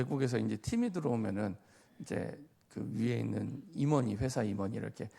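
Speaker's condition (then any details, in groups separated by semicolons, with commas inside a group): No condition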